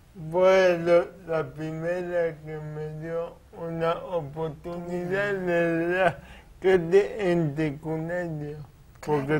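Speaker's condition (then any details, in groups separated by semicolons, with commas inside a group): Cerebral palsy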